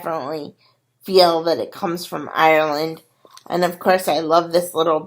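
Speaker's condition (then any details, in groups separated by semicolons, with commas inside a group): Cerebral palsy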